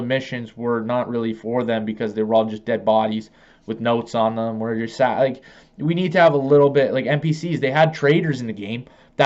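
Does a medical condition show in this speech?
No.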